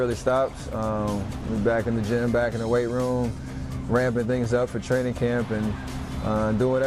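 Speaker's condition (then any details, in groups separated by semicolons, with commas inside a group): No condition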